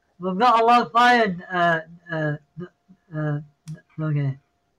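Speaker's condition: Parkinson's; apologizes mid-sentence

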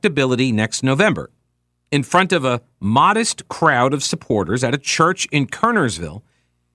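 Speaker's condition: No condition

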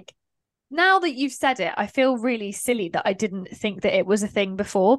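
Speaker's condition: No condition

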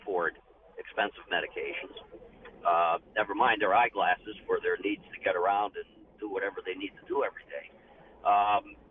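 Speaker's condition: No condition

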